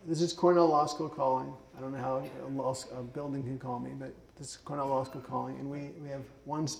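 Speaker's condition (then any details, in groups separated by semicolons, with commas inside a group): Parkinson's; fatigue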